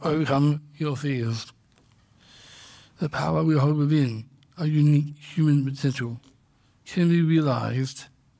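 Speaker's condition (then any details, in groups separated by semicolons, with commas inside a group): Down syndrome; congenital, diagnosed at birth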